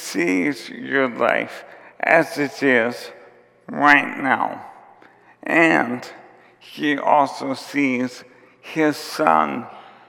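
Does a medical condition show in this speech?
Yes: ALS; onset with tiredness and clumsiness.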